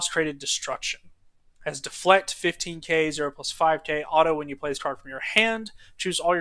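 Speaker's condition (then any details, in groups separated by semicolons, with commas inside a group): No condition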